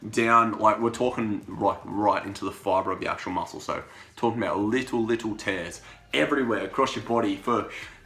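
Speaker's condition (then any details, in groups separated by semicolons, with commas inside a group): No condition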